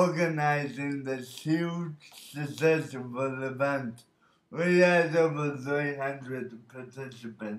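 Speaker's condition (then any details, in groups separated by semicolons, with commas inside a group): Birth oxygen deprivation brain injury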